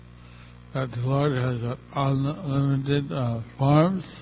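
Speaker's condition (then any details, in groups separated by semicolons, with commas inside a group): Stroke; stroke a little over a year ago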